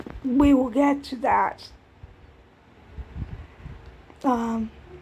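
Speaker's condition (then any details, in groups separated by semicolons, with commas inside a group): Cerebral palsy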